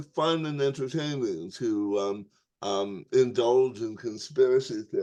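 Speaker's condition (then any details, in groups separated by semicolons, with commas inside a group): Tongue cancer surgery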